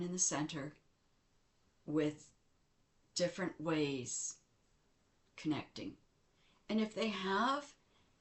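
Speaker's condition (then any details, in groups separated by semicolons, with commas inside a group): No condition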